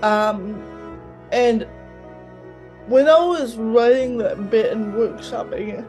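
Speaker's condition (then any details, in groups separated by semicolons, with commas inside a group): Cerebral palsy, mild; mouth affected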